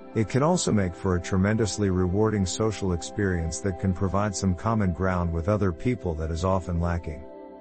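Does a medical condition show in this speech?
No.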